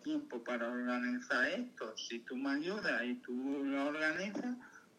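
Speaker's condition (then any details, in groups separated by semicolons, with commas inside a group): Cerebral palsy; lifelong physical motor disability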